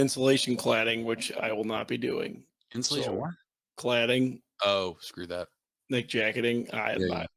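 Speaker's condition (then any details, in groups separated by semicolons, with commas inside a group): No condition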